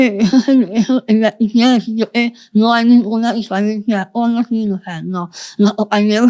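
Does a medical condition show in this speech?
Yes: Moebius syndrome, congenital.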